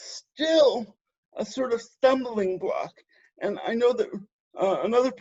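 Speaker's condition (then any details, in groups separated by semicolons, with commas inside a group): Cerebral palsy; spastic type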